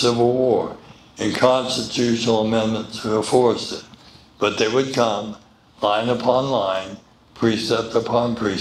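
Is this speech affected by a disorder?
Yes: medical condition affecting speech.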